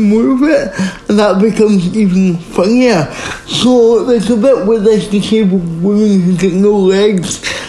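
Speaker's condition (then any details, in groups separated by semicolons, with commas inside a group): Speech impairment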